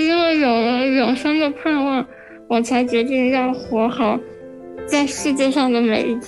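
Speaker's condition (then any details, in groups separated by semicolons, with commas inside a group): Spinal muscular atrophy; genetic motor neuron disease, most severe type, weak from birth, never stood, fully dependent for eating, sleeping, turning; age 23, outlived doctors' prognosis of not reaching adulthood, marked decline since second year of junior high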